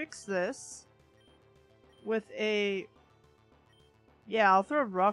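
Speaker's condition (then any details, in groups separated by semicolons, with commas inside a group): No condition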